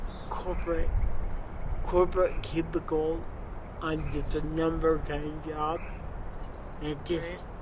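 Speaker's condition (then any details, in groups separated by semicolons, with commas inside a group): Cerebral palsy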